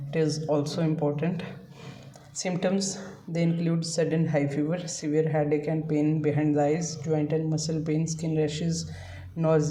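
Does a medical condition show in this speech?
No.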